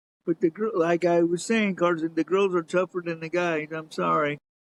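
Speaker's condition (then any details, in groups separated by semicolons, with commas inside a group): Cerebral palsy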